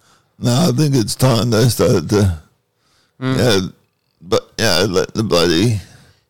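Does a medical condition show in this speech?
Yes: cerebral palsy; strangers sometimes assume drunkenness.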